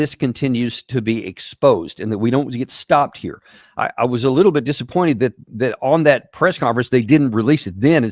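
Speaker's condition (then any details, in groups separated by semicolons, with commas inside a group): No condition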